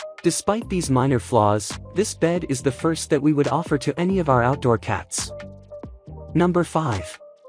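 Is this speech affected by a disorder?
No.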